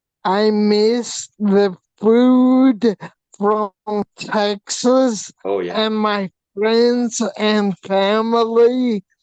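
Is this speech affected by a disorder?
Yes: hydrocephalus with shunt failure.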